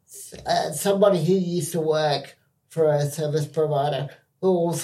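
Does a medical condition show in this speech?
Yes: cerebral palsy; spastic quadriplegia, physical disability.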